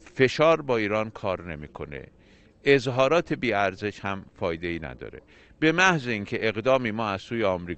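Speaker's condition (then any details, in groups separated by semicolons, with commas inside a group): No condition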